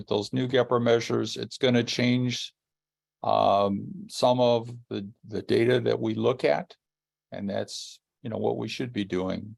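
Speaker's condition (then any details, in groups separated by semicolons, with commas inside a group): No condition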